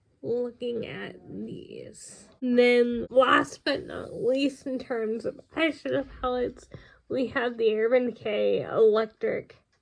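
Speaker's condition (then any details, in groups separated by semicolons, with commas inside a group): Cerebral palsy; congenital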